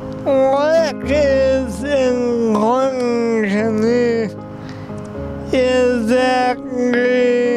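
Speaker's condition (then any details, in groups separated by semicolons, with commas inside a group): Cerebral palsy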